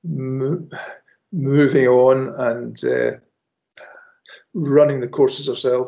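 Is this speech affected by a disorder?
Yes: stammer; restrictive through life until Maguire speech recovery program about 21 years ago; since Maguire program able to give public, after-dinner, wedding and funeral speeches; says currently pretty sloppy, not best example of Maguire program; here repeated sounds, prolonged sounds, blocks.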